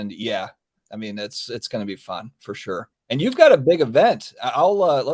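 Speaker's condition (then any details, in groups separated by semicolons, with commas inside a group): No condition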